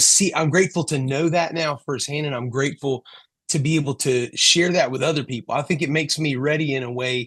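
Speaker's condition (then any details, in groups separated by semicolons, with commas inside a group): No condition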